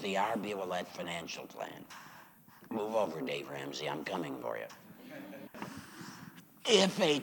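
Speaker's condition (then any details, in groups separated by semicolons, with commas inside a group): Laryngectomy; says used to serve God with voice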